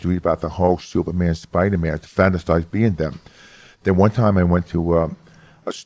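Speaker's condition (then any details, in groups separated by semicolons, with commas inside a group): Hearing loss; severe childhood speech impediment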